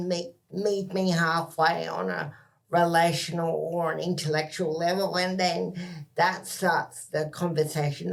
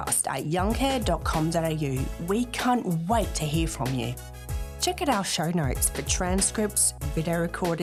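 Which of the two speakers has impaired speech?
The first: cerebral palsy spastic quadriplegia.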